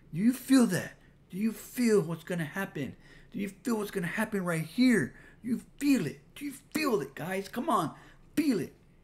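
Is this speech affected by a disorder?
No.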